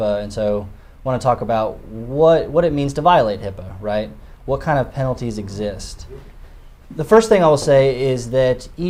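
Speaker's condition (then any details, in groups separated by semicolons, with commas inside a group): No condition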